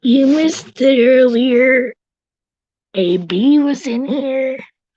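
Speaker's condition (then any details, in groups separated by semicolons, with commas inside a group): Cerebral palsy; tracheotomy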